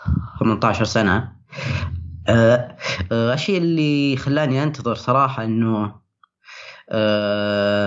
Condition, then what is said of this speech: Stuttering. يعني مثلا في الدوام، مثلا في اجتماعات، في تروح و تخلص البروجكت اللي عندك كذا، فهذه كلها تتطلب انك تتواصل مع الناس، فهذا الجزء الأصعب صراحة.